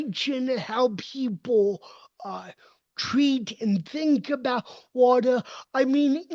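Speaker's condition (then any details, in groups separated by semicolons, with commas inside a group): Cerebral palsy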